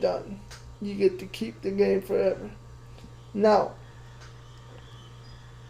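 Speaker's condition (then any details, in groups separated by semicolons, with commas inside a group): Cerebral palsy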